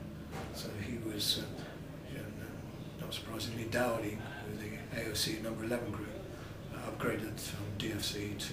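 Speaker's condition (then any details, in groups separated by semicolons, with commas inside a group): No condition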